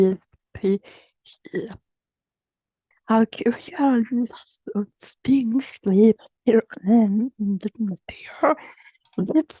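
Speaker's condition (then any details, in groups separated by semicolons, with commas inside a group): Generalized dystonia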